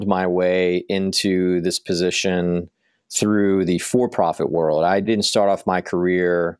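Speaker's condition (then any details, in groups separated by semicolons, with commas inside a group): No condition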